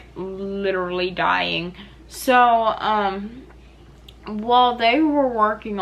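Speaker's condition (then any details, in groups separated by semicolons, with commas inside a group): Cerebral palsy; hip osteoarthritis from cerebral palsy, service dog; surgery upcoming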